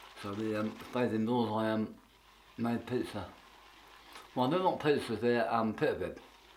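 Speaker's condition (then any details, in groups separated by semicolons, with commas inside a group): Tongue cancer; half tongue removed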